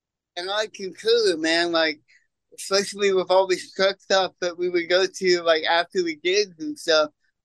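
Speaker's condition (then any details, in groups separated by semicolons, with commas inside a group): Cerebral palsy; congenital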